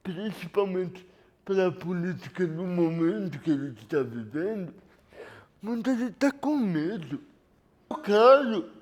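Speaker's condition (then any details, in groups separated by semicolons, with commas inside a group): Cerebral palsy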